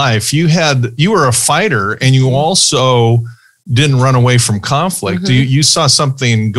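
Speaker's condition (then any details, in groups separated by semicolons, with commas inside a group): No condition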